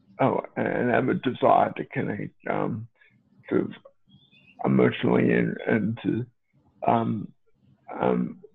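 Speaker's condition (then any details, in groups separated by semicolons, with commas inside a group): Cerebral palsy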